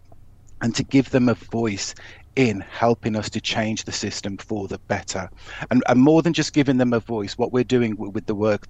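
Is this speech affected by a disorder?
No.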